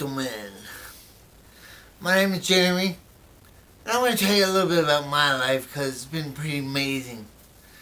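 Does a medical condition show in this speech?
Yes: brain injury; memory greatly affected.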